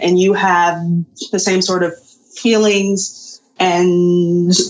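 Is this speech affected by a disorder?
Yes: stuttering; stuttering since around age 3, lifelong; avoided talking to avoid stuttering, avoided saying own name around 24-25, later took up public speaking; here prolonged sounds.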